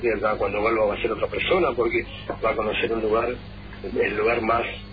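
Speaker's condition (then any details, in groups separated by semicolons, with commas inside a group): No condition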